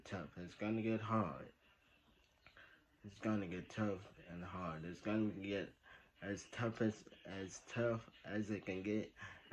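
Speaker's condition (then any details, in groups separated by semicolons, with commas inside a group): Traumatic brain injury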